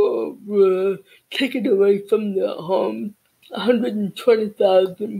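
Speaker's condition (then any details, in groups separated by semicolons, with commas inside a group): Cerebral palsy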